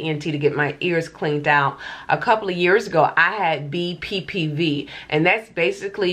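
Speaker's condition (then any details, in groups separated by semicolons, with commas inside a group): No condition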